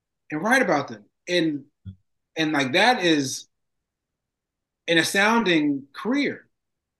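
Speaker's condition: Aphasia after stroke; caused by sudden stroke, memory loss, unable to write since stroke; still recovering, ongoing pain; word-finding difficulty, struggles recalling book title, repeats words, deliberately talks slowly, interviewer says sounds great

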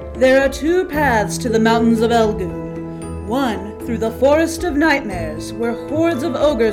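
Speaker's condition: No condition

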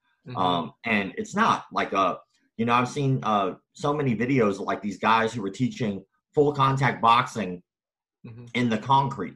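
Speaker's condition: Cleft palate and lip; many surgeries in childhood

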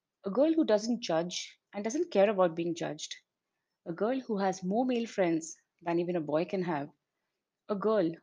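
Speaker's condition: No condition

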